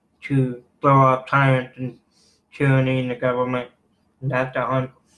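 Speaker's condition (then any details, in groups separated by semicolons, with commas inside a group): Cerebral palsy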